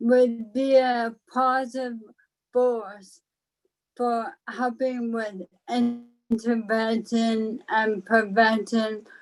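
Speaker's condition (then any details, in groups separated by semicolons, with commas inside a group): ALS; slight speech impairment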